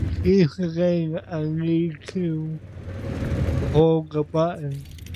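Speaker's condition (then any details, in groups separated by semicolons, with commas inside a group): Cerebral palsy; affects voice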